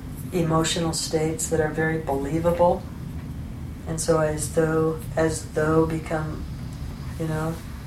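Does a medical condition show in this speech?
No.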